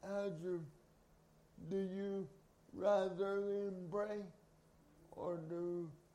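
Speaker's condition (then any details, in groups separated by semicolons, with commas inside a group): Cerebral palsy; from birth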